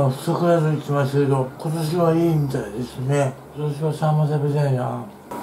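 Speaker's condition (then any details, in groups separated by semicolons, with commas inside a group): Tongue cancer, partial glossectomy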